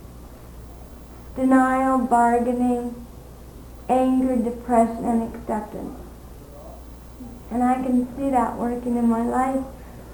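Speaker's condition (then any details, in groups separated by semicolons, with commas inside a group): Cerebral palsy; speaks fluently with few pauses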